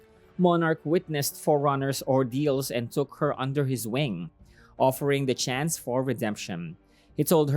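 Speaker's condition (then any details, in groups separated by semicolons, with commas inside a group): No condition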